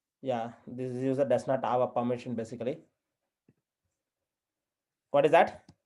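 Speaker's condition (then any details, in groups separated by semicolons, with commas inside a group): No condition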